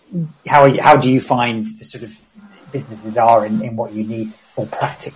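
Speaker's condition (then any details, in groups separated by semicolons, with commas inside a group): No condition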